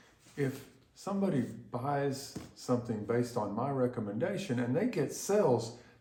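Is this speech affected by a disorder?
No.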